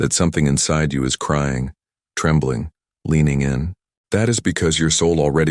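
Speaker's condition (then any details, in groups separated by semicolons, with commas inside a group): No condition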